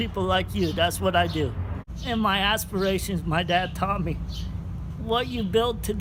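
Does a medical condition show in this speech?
Yes: cerebral palsy.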